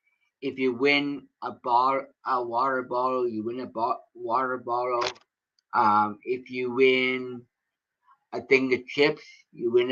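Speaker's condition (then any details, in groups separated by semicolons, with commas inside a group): Cerebral palsy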